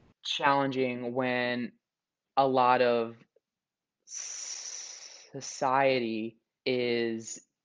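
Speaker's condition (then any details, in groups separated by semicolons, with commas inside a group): Stuttering; onset at age 3-4, strong fear of speaking; openly stutters, self-advertises, past speech programs, support groups, self-help; broken-up speech at times; prolonged sounds, blocks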